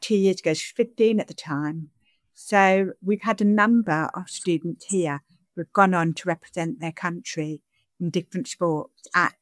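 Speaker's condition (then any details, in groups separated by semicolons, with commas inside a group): Deafness; signing and speaking at the same time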